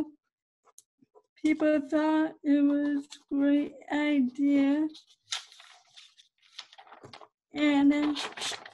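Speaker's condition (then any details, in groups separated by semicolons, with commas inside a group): Cerebral palsy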